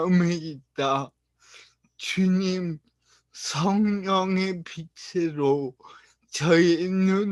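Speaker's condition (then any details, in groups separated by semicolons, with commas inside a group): Brain lesion disability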